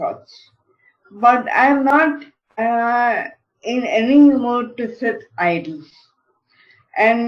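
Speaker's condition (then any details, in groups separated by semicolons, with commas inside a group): Cerebral palsy; mild speech problem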